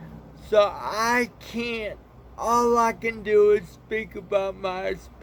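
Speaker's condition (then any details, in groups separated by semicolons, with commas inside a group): Cerebral palsy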